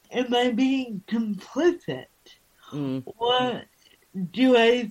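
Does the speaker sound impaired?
Yes: cerebral palsy.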